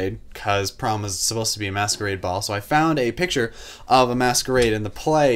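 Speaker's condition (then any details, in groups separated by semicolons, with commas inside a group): No condition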